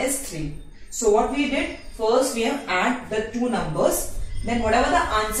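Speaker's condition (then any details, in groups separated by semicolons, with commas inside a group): No condition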